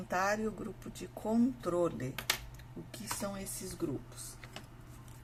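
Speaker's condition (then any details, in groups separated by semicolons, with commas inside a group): No condition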